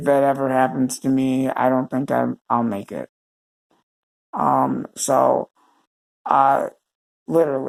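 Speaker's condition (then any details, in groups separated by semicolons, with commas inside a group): Cerebral palsy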